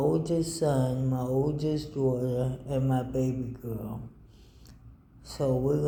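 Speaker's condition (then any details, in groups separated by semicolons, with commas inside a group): ALS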